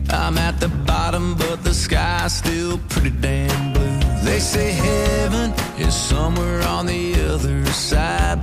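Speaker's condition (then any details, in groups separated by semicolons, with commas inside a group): No condition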